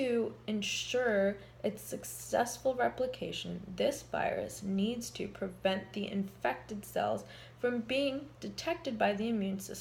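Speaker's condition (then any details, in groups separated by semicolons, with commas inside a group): No condition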